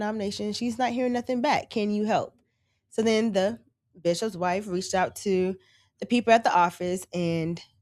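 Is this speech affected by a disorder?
No.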